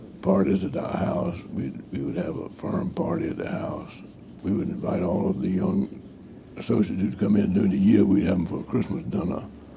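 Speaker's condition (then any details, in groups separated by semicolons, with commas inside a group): Parkinson's disease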